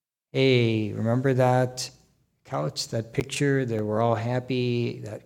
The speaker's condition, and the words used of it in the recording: No condition.